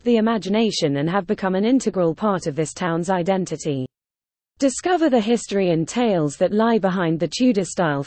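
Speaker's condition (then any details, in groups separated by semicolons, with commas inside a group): No condition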